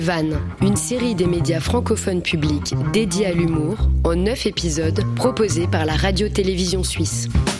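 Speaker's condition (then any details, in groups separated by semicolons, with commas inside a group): No condition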